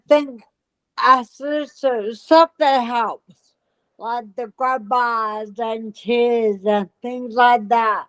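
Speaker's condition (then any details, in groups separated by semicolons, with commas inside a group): Multiple system atrophy; parkinsonian type, cerebellar involvement; onset two years ago, balance problems, stem cell treatment; speech changes among early symptoms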